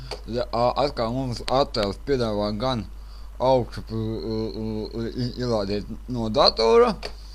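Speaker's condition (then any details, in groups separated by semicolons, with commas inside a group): Cerebral palsy; since birth; speech not very clear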